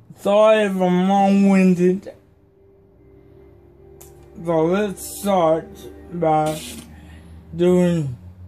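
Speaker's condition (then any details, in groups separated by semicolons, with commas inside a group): Cerebral palsy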